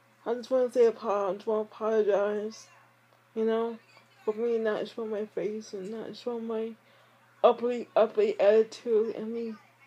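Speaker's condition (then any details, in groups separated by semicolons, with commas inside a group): Speech impairment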